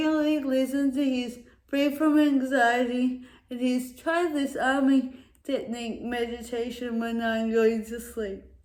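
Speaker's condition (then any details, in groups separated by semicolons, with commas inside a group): Cerebral palsy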